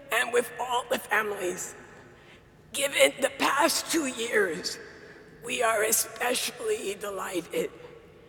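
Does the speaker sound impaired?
Yes: dysphonia; diagnosed dysphonia; compromised vocal ability, self-described sultry voice, still able to speak.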